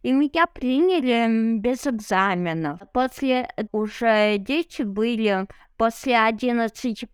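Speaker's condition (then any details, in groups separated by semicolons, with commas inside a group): Cerebral palsy; no wheelchair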